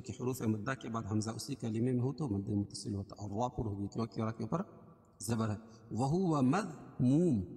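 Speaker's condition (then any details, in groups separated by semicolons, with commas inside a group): No condition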